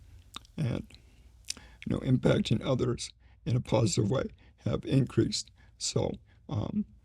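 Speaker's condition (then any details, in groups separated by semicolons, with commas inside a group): ALS; slowly progressing form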